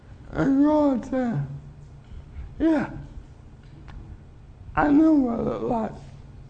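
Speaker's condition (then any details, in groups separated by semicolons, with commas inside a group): Cerebral palsy; uses wheelchair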